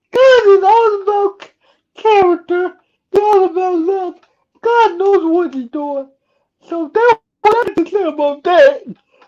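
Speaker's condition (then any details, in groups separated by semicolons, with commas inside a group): Cerebral palsy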